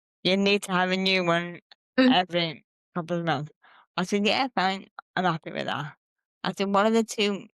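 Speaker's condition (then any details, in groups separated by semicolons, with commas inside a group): Cerebral palsy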